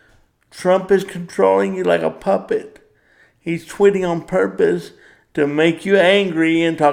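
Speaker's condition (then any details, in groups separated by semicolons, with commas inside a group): Cerebral palsy; power wheelchair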